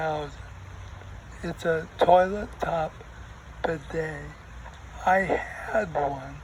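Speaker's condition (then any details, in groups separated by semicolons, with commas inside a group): ALS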